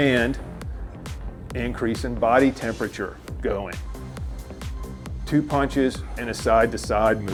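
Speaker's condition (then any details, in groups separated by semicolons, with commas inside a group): No condition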